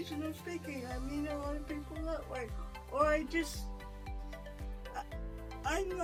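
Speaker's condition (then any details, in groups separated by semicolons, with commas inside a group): Spastic quadriplegic cerebral palsy; spastic quadriplegic form, scoliosis; diagnosed before age one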